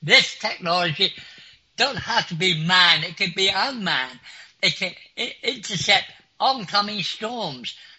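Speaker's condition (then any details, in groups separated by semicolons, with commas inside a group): Clinically deaf; clinically deaf since school age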